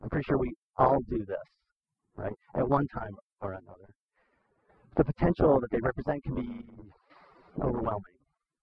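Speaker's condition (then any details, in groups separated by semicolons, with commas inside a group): No condition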